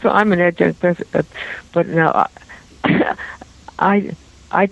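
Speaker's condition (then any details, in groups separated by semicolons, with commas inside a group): Stuttering; 3-6 week Hollins Institute retraining, then weekly therapy with Patrice Thompson at Walter Reed for 2-3 years; much improved, not completely fluent, still occasional stuttering moments; confident, fast talking causes trouble, stops, takes full breath, restarts; repeated words, blocks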